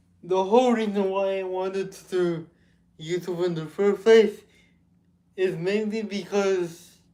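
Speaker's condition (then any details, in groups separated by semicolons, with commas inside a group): Cerebral palsy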